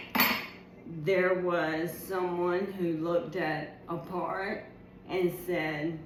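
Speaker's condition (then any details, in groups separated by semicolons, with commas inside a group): ALS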